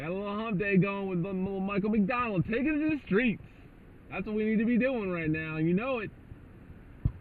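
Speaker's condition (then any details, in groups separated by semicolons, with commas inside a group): No condition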